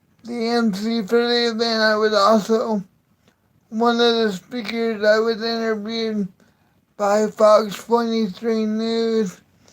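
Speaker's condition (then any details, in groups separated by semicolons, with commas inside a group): Cerebral palsy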